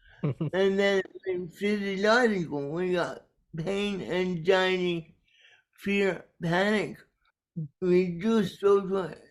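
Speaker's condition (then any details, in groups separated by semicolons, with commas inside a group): Cerebral palsy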